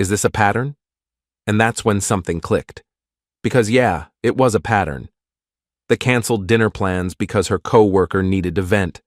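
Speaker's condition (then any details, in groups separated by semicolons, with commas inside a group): No condition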